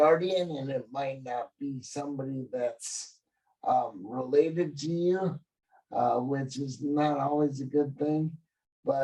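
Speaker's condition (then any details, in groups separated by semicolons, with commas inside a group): Cerebral palsy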